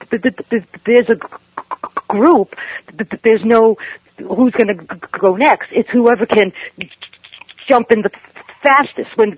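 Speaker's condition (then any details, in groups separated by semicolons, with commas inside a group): Stuttering; stuttering at ages 10 to 15; ongoing stuttering, attends NSA stuttering conferences; stays with stutter rather than changing words, speech tools mentally exhausting, hard to focus on message; repeated sounds, prolonged sounds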